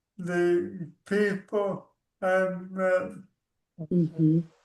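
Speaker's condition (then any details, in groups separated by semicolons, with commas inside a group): ALS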